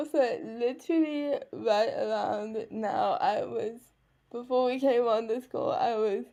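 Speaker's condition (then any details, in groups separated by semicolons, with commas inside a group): Cerebral palsy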